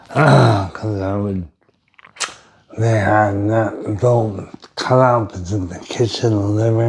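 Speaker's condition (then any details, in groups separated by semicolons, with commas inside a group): Brain injury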